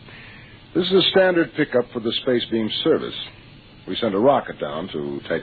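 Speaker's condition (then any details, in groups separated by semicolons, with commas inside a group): No condition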